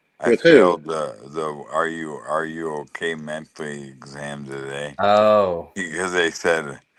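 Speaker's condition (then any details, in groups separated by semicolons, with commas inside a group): Lou Gehrig's disease (ALS)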